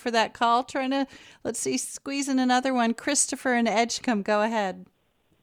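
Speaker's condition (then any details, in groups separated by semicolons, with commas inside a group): No condition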